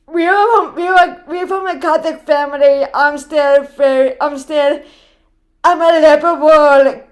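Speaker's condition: Cerebral palsy, right side

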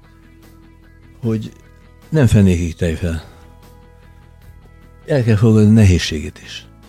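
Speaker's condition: Parkinson's disease; becomes emotional more easily as a symptom; harder for listeners to understand

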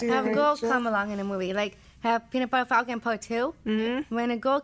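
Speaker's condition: Down syndrome; present since birth

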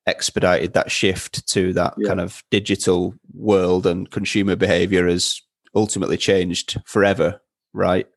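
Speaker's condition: No condition

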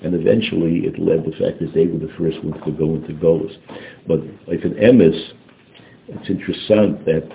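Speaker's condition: No condition

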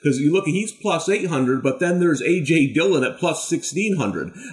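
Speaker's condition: No condition

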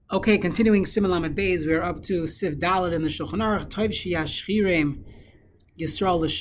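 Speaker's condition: No condition

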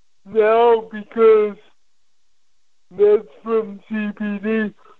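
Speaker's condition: Cerebral palsy; muscles very stiff especially when nervous

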